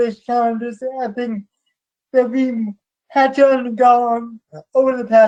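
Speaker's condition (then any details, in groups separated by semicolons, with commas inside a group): Cerebral palsy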